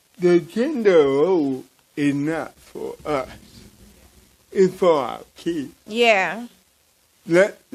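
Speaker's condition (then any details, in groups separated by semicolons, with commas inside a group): Cerebral palsy; from birth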